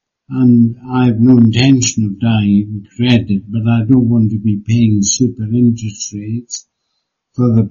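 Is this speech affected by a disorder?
Yes: Parkinson's disease; Parkinson's disease diagnosed 2015, deep brain stimulation 2016, permanent tremor despite it; poor balance, cannot walk without stick, falls if jostled in crowds, computer work affected; tends to slur words, speaks more slowly.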